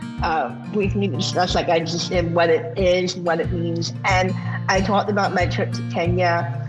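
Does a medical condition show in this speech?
Yes: bilateral cleft lip and palate; open palate at birth, no proper suction, food and drink through nose, untreated cleft means no speech.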